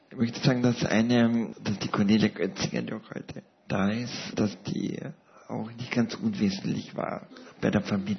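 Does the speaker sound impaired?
Yes: paralysis with ventilator dependence; lives with ventilator, personal assistance in daily life.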